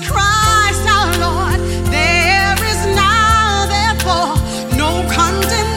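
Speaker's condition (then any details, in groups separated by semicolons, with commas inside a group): No condition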